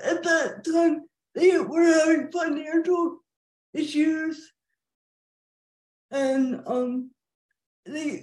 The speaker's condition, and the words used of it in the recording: Cerebral palsy. We want to be able to understand you better.